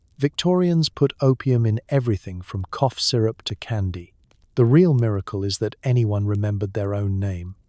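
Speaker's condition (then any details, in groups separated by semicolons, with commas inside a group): No condition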